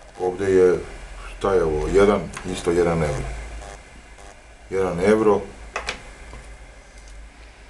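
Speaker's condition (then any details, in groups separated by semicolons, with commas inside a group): No condition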